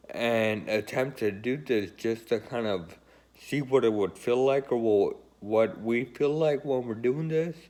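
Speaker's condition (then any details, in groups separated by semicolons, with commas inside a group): Friedreich's ataxia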